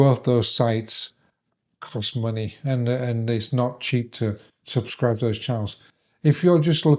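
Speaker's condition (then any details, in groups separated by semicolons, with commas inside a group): No condition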